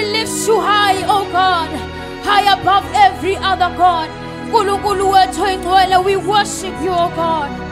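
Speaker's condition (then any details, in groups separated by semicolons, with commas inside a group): No condition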